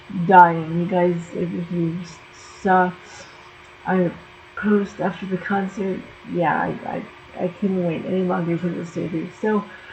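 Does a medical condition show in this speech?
Yes: cerebral palsy.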